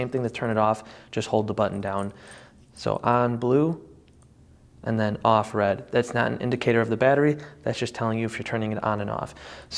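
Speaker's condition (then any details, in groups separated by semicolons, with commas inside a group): No condition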